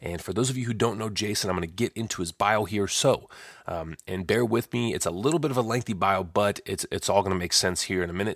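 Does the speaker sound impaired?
No.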